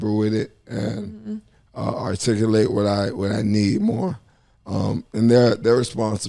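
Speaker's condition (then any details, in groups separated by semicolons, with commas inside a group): ALS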